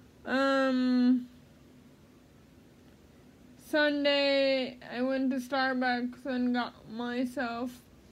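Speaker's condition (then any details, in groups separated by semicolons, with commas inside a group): Cerebral palsy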